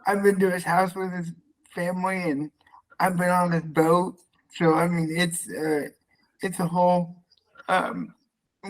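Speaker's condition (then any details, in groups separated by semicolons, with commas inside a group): Cerebral palsy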